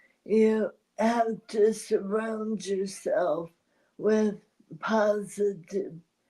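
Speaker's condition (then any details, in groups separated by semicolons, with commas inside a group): ALS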